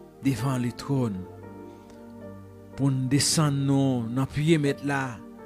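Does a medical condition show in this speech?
No.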